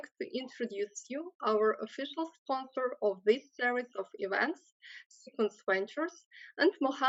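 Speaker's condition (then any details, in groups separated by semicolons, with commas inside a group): No condition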